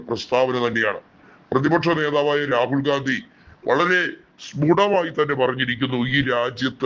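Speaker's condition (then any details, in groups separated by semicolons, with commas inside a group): No condition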